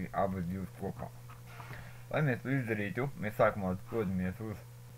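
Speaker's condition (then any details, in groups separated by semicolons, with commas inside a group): Cerebral palsy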